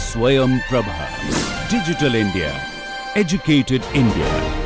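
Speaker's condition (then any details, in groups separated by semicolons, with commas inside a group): No condition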